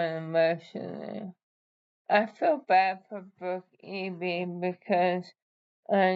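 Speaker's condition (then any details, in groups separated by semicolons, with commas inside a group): ALS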